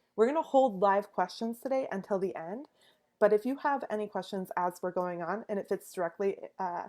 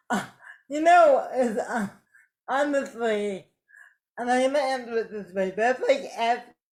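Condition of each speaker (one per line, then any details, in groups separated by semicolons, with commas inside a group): No condition
Cerebral palsy; from birth, oxygen deprivation at birth, affects speech, gait, motor skills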